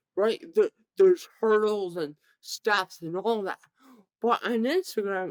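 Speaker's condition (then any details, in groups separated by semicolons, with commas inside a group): Cerebral palsy, severe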